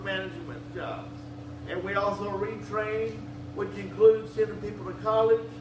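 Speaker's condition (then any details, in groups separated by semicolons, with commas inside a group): Cerebral palsy; wheelchair user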